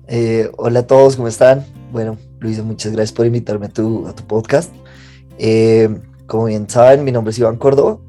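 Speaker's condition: No condition

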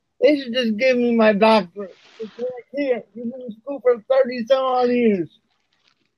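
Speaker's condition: Cerebral palsy; lifelong wheelchair use

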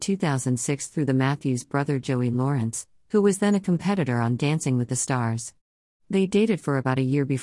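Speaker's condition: No condition

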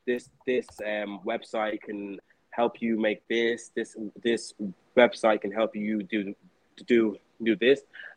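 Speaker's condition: Stammer, mild; slight stammer; stammered while speaking in this interview, host did not notice until told; occasional word and sound repetitions; repeated words

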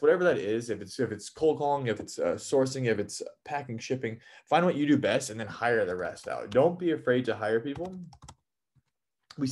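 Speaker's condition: No condition

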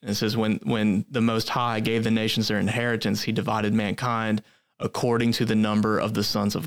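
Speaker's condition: No condition

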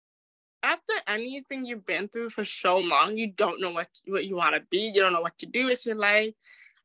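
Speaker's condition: Deafness

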